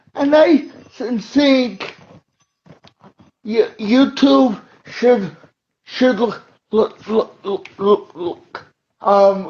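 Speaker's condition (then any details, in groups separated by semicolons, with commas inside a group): Cerebral palsy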